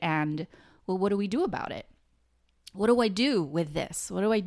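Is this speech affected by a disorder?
No.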